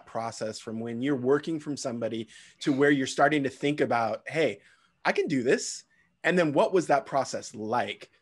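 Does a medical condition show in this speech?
No.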